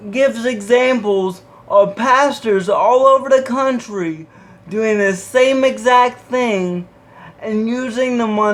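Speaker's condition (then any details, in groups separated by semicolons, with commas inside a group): Cerebral palsy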